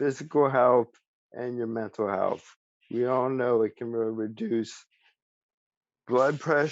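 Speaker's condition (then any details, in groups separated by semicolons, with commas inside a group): ALS; speech still preserved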